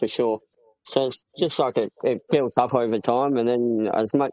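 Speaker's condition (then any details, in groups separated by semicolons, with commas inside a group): Cleft palate; congenital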